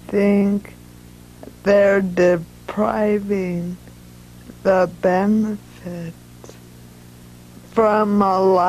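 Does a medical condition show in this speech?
Yes: multiple sclerosis; chronic progressive form; marijuana treatment, reduced hand tremor.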